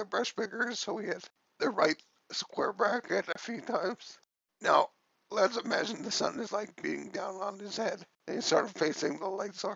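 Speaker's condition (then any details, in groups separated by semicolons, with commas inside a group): Cerebellar ataxia from brain tumour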